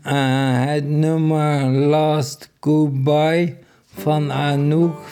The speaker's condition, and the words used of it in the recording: ALS (motor neuron disease). Want ja, ik kan nu beter praten dan anderhalf jaar geleden.